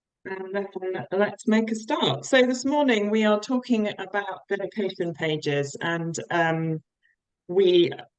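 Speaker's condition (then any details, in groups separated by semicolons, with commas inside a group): No condition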